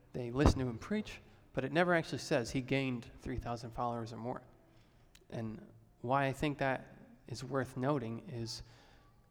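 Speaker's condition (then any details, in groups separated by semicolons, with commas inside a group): No condition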